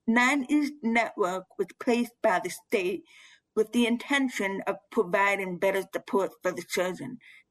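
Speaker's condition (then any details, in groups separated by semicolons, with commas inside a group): Bilateral severe to profound hearing loss; interpretation services from Karen Todd through Vancro during interview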